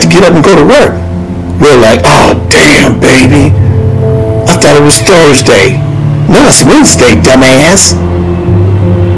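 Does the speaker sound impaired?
No.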